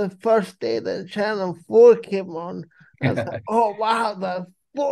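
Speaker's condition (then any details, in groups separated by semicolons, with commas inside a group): Cerebral palsy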